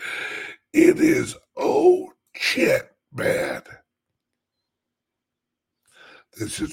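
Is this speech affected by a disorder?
Yes: chronic voice problem; about 2 years of dry, stiff voice box, uses CPAP machine; constant dry throat, urge to clear throat, stiff voice box loosening, easier when louder.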